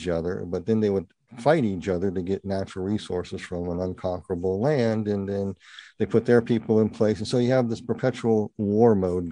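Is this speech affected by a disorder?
Yes: partial cleft palate; congenital, present from birth, held back a school year because of it.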